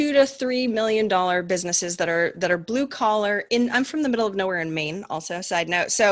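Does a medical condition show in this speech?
No.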